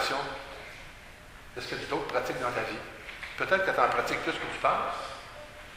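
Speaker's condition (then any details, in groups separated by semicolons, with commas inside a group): No condition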